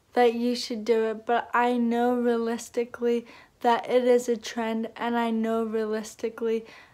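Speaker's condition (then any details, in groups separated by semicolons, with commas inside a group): Cerebral palsy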